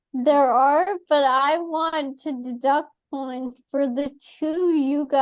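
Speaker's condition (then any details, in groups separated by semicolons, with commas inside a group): ALS; atypical case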